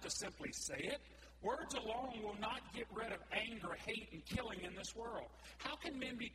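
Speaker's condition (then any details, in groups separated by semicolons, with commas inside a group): No condition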